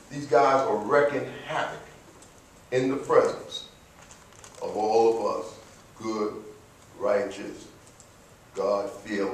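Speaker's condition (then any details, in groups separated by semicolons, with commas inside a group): No condition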